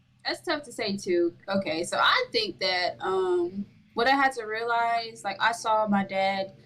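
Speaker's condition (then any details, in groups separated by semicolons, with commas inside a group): No condition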